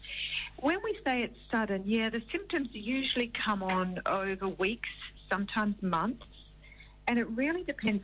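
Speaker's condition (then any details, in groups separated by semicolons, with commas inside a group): No condition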